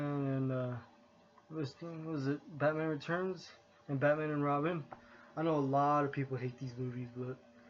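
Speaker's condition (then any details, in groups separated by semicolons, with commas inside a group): No condition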